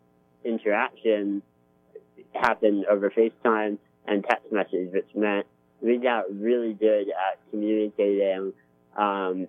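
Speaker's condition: Spinal muscular atrophy; Spinraza about 2 years

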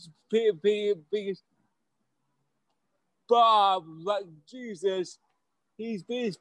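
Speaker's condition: Stuttering; stutter since at least college years, once severe, stuttered every word of first talk at OU campus ministry; stutters less than in earlier years; milder now, still stutters; repeated sounds, blocks

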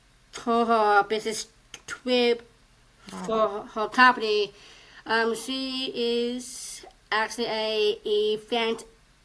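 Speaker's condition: Down syndrome; congenital

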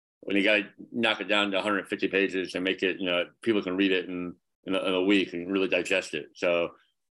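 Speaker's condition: Cleft palate, severe

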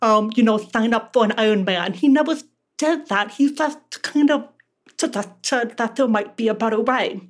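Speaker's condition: Deafness; relies on lip reading

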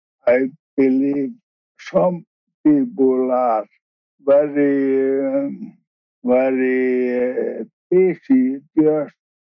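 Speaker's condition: ALS; many years since diagnosis

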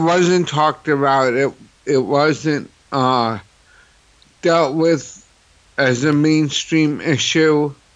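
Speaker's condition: Cerebral palsy; host hears New York accent

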